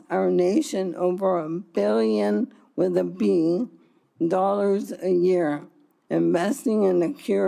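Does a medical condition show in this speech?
Yes: ALS; over one year since diagnosis.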